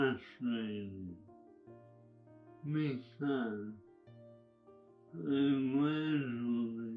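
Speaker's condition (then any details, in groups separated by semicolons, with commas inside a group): ALS; progressive, losing use of hands; losing speech, harder to be understood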